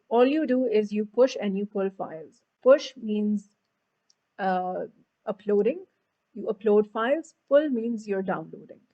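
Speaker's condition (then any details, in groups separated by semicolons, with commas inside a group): No condition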